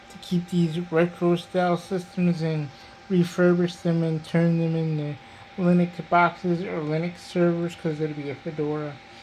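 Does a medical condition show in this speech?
Yes: cerebral palsy; diplegia.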